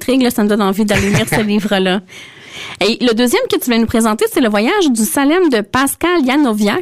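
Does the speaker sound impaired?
No.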